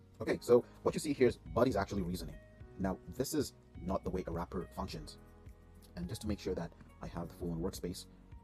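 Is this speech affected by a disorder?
No.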